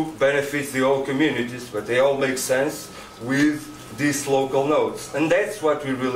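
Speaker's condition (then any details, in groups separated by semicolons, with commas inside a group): No condition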